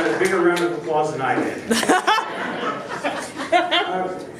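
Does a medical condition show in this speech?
No.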